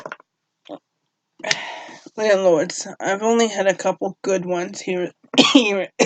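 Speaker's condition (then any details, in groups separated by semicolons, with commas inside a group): Cerebral palsy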